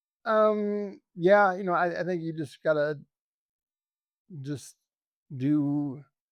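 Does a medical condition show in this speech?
Yes: ALS.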